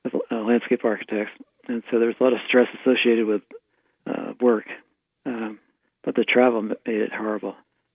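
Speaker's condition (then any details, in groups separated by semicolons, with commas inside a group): Parkinson's disease; right hand tremor at onset, slack face, practices smiling, suspected cause fertilizer fumes, Magic Marker xylene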